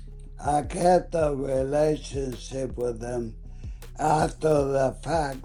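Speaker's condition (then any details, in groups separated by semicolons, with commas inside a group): ALS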